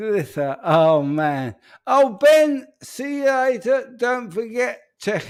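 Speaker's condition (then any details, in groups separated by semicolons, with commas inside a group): ALS; speech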